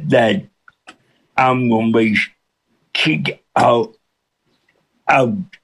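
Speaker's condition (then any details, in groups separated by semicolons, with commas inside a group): Cerebral palsy with speech impediment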